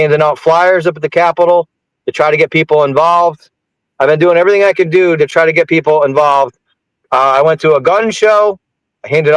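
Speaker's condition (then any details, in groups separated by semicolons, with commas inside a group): No condition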